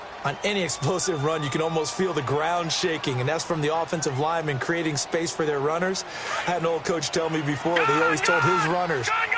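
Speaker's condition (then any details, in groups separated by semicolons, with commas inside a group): No condition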